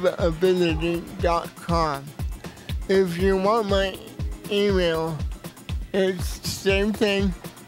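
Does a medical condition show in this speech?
Yes: cerebral palsy; speech affected.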